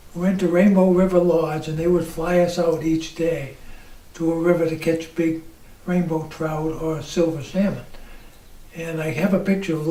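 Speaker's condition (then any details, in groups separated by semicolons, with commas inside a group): ALS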